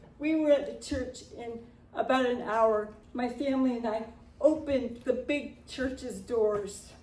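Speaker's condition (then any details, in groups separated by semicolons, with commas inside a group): Cerebral palsy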